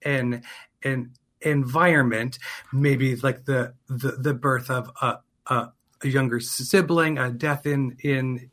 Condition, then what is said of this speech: Stuttering. I am very comfortable stuttering openly